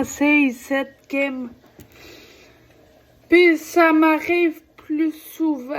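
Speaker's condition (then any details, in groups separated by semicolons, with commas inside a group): Ataxia; degenerative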